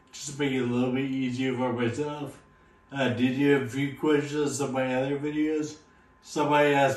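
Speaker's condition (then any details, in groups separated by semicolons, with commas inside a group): Friedreich's ataxia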